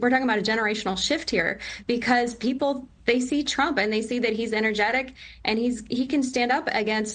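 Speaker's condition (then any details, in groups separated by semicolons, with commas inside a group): No condition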